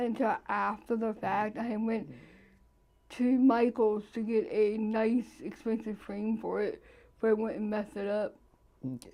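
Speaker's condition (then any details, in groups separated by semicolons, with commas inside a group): Cerebral palsy; present from birth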